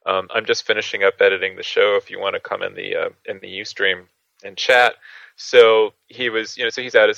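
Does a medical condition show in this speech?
No.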